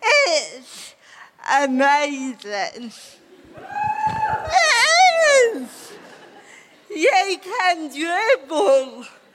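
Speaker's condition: Cerebral palsy; since childhood, occasional dribble on chin, mouth held a certain way, fell on stage at Royal Albert Hall; slow speech, takes long to say words such as cerebral

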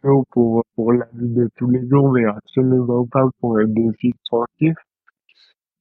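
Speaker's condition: Dystonia; present since birth

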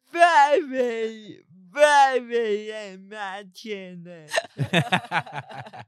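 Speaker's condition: Cerebral palsy; talks differently

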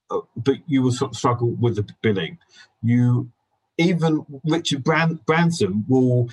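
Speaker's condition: Stammer; affecting language; repeated sounds

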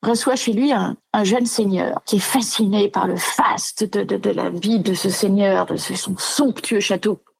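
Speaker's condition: No condition

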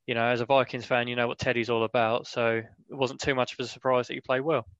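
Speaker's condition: No condition

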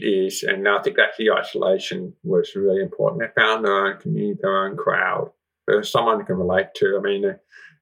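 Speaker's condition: Profound deafness, congenital, severe profound hearing loss; about 95% speech perception six months after implant, up from about 5%, still lip reads, Auslan second language

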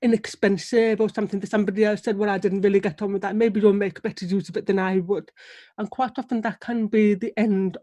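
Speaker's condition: Deafness; relies on lip reading, struggles to hear baby cry or tones of sounds

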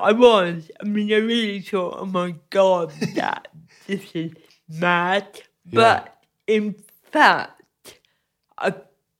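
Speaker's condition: Cerebral palsy; cerebral palsy from birth

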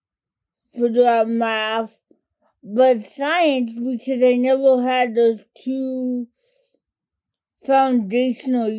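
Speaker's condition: Cerebral palsy; speech primarily affected

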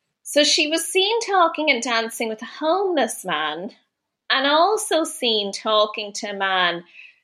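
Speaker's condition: No condition

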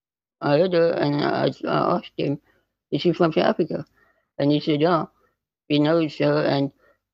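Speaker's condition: Spinal muscular atrophy type 2; progressive muscle wasting

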